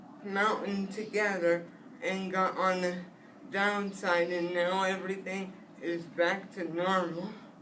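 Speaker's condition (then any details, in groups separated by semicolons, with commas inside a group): Spastic cerebral palsy; spastic, lack of oxygen at birth, wheelchair, multiple surgeries; physical and occupational therapy, foot braces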